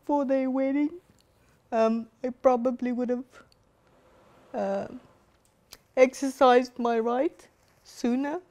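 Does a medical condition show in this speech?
Yes: ALS; wheelchair, very weak diaphragm, breathing machine most of time; impaired breathing, swallowing expected to fail soon.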